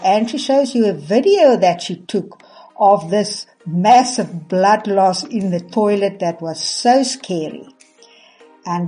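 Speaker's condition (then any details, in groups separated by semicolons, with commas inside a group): No condition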